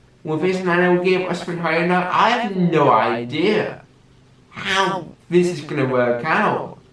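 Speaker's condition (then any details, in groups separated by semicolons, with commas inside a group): Cerebral palsy with stammer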